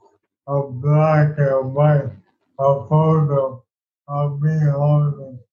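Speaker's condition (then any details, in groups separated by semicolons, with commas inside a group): ALS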